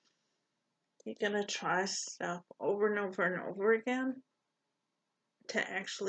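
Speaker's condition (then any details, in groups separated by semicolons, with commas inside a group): Cerebral palsy; poor balance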